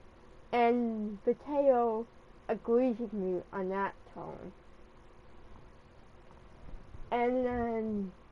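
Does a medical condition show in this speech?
Yes: cerebral palsy.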